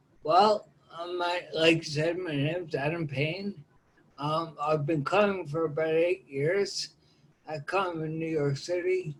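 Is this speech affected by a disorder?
Yes: ataxia.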